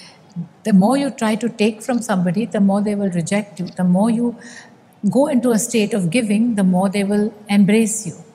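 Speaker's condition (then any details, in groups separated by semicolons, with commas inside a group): No condition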